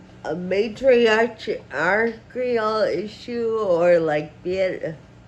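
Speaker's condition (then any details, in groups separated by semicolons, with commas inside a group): Friedreich ataxia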